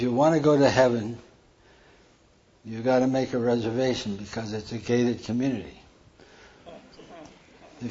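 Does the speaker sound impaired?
Yes: Parkinson's; diagnosed 14 years ago by neurologist in Lincoln, Nebraska, tremor.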